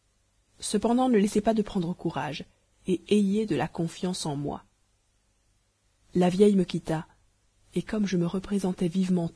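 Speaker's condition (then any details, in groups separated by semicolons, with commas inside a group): No condition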